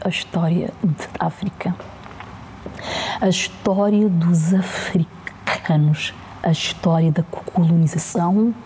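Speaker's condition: Stuttering; slow greetings; prolonged sounds, blocks

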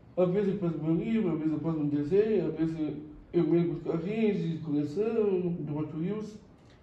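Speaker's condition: Down syndrome; trisomy 21, congenital; adult, age 33; oral stimulation exercises in childhood, communion wafers used for oral stimulation

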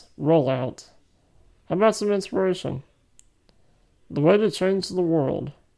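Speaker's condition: Muscular dystrophy

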